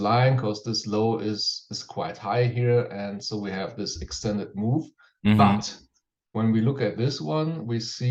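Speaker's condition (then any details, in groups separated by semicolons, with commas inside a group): No condition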